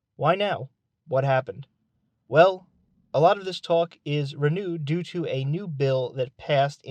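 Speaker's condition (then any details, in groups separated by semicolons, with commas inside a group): No condition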